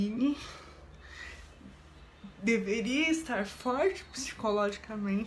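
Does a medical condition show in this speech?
Yes: cerebral palsy.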